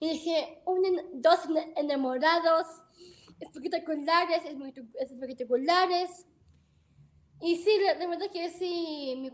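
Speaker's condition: Down syndrome; present from birth, heart surgery

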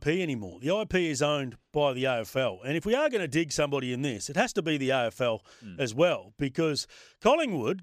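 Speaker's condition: No condition

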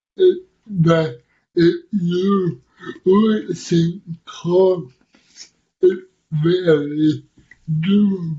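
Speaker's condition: Cerebral palsy; intellect unaffected

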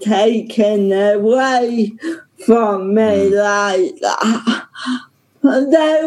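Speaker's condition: Ataxic cerebral palsy; present from birth

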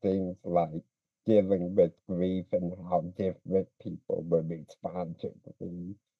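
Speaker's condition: Speech impediment

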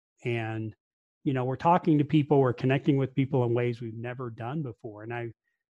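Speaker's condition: No condition

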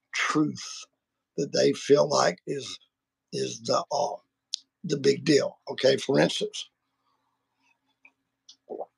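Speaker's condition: Vocal cord surgery; including laser treatment

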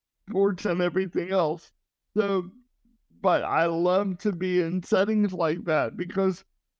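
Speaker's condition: Cerebral palsy

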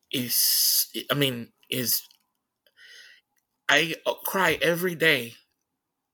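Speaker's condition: Stutter; stutters during conversation; repeated words, blocks

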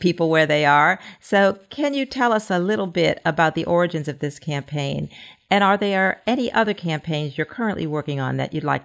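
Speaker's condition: No condition

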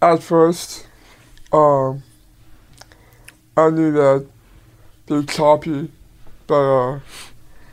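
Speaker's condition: Down syndrome; poor balance

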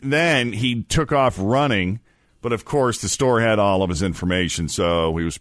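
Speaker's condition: No condition

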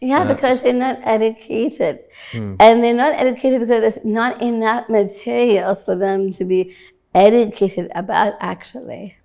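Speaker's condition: Down syndrome; told of it by mother at about age twenty-one

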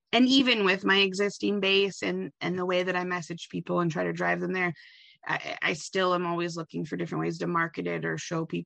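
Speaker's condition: No condition

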